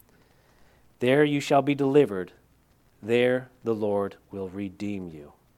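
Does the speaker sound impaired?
No.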